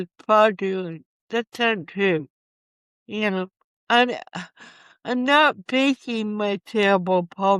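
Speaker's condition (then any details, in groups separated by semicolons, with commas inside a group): Cerebral palsy; from birth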